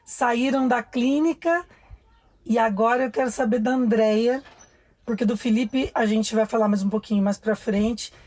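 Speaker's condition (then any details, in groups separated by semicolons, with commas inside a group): No condition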